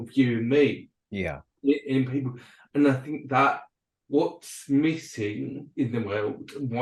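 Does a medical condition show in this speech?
Yes: cerebral palsy and dyspraxia.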